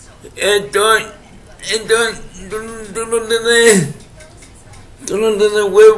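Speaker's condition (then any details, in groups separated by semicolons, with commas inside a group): Cerebral palsy; wheelchair user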